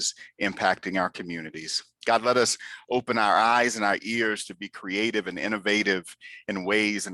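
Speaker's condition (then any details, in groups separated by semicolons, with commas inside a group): No condition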